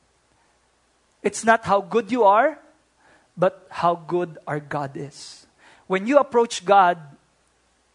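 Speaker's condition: No condition

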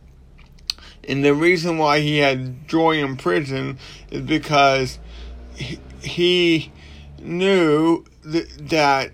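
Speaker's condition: Cerebral palsy; ongoing

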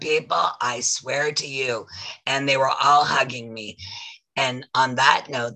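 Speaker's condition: Voice loss after throat polyp; whole voice affected

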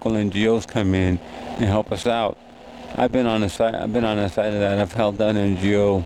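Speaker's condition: Cerebral palsy

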